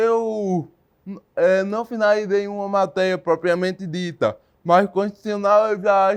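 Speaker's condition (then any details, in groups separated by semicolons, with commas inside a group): Cerebral palsy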